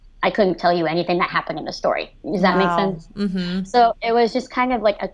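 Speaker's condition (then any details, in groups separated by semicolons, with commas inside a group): Cleft lip and palate; congenital severe cleft lip and palate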